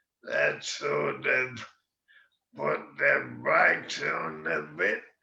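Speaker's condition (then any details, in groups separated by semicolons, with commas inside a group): MND; slower progressing form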